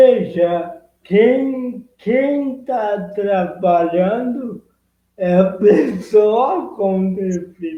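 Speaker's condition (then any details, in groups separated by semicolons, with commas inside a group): Cerebral palsy; present from birth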